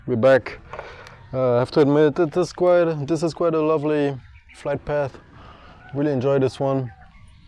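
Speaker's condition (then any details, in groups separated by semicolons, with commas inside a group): No condition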